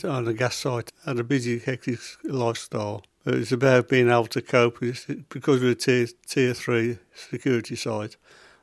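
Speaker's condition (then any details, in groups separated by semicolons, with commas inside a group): Parkinson's; 8 years since diagnosis, tremors controlled by medication, freezing, foot dystonia with clawing, sometimes cannot walk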